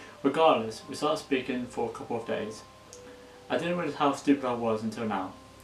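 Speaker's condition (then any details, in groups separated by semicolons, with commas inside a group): No condition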